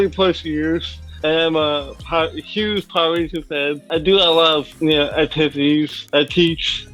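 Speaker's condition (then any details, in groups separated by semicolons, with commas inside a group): Cerebral palsy; from birth, lower limbs affected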